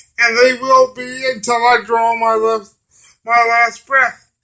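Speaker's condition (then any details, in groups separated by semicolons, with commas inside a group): Cerebral palsy; brain damage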